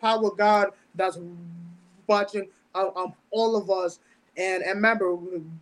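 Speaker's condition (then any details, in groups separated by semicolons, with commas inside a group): Stuttering; mild stutter, low speech impediment since about age 10, intellectual learning disability from birth, hears instructions differently; fears certain words will not come out, avoids talking at length on stage; prolonged sounds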